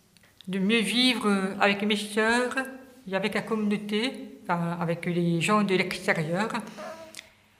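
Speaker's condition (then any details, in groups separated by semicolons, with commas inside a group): Hearing impairment from birth, congenital; able to sing and hear liturgy, speech regained through two years' therapy with Jackie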